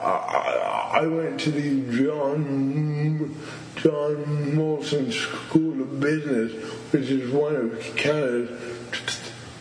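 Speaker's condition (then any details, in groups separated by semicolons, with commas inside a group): Cerebral palsy; cerebral palsy together with stuttering, described as a double whammy; cerebral palsy compounds stuttering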